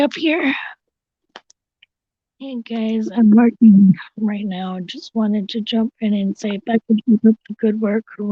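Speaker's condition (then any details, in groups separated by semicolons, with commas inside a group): Cerebral palsy; tracheotomy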